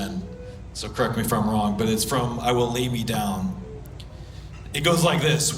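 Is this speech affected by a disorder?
No.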